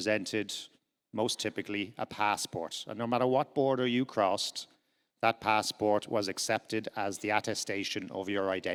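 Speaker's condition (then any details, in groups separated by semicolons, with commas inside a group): No condition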